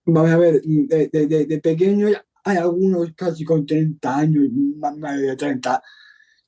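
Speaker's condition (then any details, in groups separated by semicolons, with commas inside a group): Down syndrome; Down syndrome from birth, genetic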